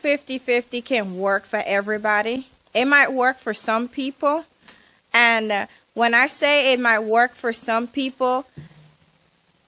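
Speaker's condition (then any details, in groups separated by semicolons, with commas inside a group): No condition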